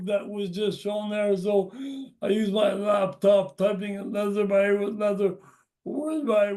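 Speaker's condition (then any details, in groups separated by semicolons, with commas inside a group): Brain injury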